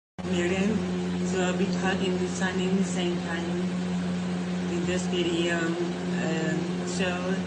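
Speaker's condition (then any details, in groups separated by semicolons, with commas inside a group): Born deaf; congenitally deaf, deaf from birth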